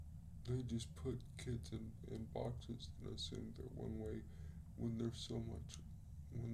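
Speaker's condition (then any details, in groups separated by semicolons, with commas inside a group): Cerebral palsy; speaks relatively well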